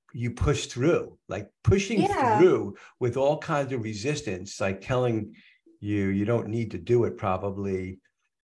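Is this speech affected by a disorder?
No.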